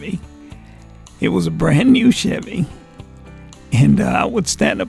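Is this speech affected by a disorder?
Yes: vocal dysphonia; voice lost 25 years ago, former country and western singer; talks differently because of vocal dysphonia.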